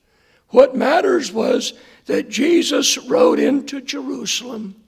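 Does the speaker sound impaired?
Yes: hoarseness after vocal cord surgery; hoarseness remains.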